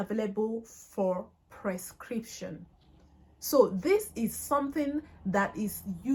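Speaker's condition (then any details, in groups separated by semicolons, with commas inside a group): No condition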